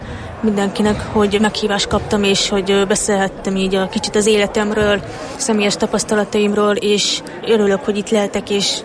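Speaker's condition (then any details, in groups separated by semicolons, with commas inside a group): Deafness; hearing loss, Deaflympic hurdler, deaf races started by start lights instead of sound; speaks orally in radio interview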